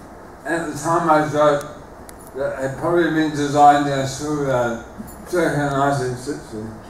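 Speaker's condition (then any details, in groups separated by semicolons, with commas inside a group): Motor neuron disease, bulbar onset; onset in the mouth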